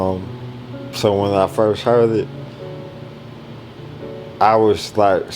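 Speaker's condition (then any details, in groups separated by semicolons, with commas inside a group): ALS; diagnosed at 27, about 4 years, cannot walk or eat independently; speech progressively lost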